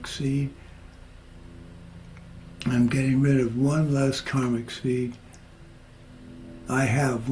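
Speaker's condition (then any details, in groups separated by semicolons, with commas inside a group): Parkinson's; progressing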